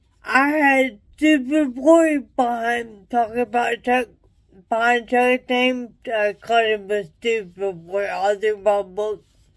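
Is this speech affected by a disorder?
Yes: traumatic brain injury.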